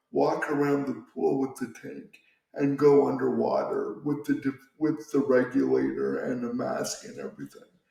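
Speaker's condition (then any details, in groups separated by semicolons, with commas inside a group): Cerebral palsy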